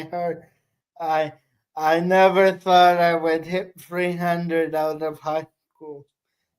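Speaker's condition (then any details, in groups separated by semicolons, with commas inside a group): Cerebral palsy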